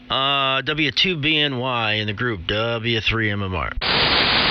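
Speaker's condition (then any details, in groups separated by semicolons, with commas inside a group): No condition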